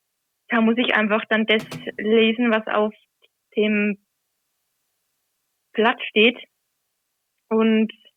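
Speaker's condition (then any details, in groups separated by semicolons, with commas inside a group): Stuttering; covert stuttering for many years, aware from about age 10, hidden until 21; not stutter-free when reading aloud, anticipates difficult words in advance, avoided words, trouble with t-words; blocks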